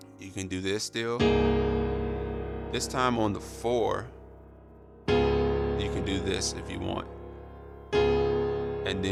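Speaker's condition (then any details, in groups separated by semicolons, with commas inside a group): No condition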